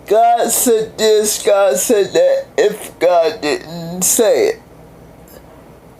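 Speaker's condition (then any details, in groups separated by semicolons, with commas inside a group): Cerebral palsy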